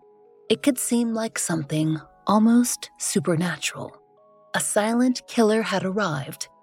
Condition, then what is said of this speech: None; typical speech.